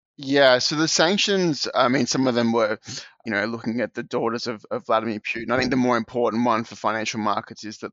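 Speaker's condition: No condition

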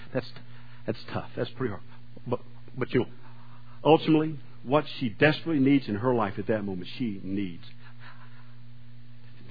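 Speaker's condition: Stuttering; lifelong stuttering; gets stuck, never knows if able to say something, listeners asked to wait; repeated sounds, blocks

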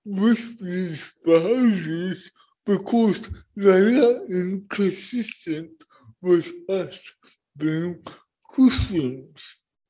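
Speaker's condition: Cerebral palsy; born not breathing

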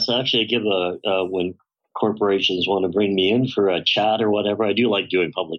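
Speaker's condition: Bilateral cleft lip and palate, severe; congenital bilateral cleft lip and palate, most serious case in British Columbia at birth, facial disfigurement; voice very distorted in childhood, hardly understandable, huge palate cleft, singing helped develop voice

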